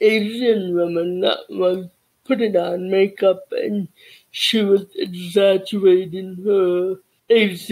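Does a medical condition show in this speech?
Yes: cerebral palsy; childhood speech therapy.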